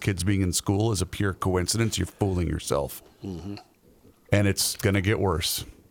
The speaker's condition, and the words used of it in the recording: None; typical speech.